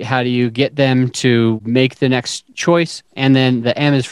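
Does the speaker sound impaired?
No.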